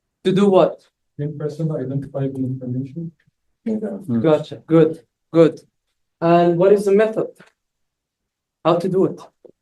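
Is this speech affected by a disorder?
No.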